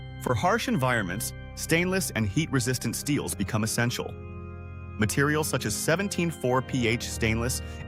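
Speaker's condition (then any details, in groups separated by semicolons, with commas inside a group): No condition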